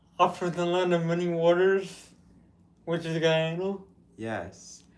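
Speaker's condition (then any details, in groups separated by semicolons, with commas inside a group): Cerebral palsy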